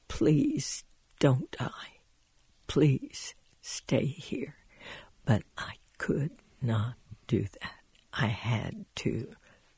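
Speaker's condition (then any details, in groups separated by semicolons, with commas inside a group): Spasmodic dysphonia; travels to Portland, Oregon for treatment, then off air until voice heals; voice needs to heal after treatment, from about a week; show unchanged otherwise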